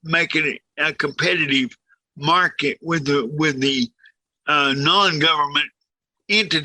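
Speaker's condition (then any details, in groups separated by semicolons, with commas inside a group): Cerebral palsy, severe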